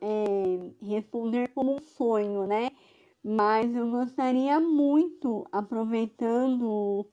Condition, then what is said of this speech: Cleft palate. Então, o que acontece é que, por ela não conseguir fazer com que o ar venha todo para a cavidade oral, parte desse ar escapa pelo nariz.